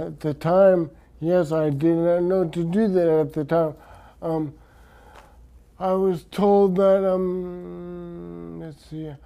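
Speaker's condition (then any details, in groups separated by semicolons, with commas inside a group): Traumatic brain injury; speech affected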